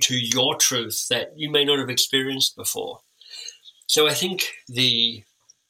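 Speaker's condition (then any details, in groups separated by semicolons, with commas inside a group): Cleft lip and palate; time with an orthodontist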